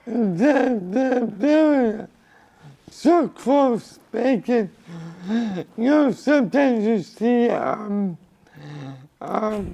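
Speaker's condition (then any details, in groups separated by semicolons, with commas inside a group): Cerebral palsy; from birth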